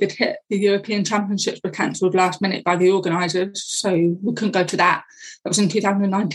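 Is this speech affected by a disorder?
Yes: deafness.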